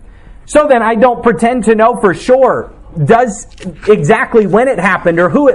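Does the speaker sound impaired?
No.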